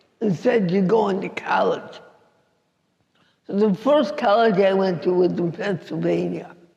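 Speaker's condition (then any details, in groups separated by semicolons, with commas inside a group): Cerebral palsy; affects walking and speech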